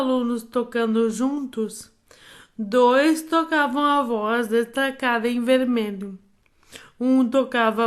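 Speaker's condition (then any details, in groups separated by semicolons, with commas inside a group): Amyotrophic lateral sclerosis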